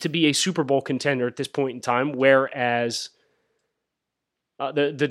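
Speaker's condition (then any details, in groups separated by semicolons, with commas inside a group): No condition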